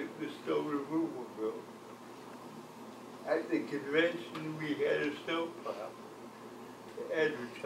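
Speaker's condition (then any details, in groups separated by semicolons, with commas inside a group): Cerebral palsy; from birth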